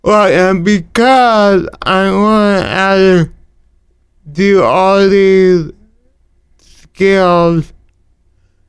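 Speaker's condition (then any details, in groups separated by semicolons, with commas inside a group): Cerebral palsy; talking affected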